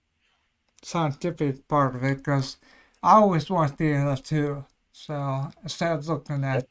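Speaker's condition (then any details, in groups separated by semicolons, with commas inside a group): Cerebellar ataxia; slurs a bit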